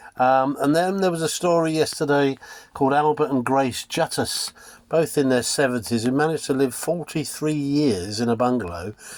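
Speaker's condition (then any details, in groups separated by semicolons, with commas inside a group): No condition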